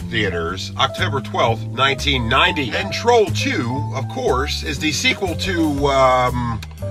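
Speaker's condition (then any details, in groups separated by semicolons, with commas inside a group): No condition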